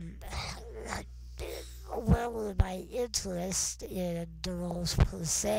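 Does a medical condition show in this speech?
Yes: non-progressive muscular dystrophy.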